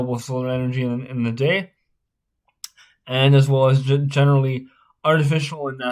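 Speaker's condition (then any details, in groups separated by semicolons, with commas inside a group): Spastic cerebral palsy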